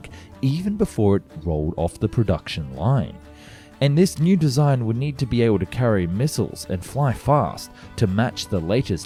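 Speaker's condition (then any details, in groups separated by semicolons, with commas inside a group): No condition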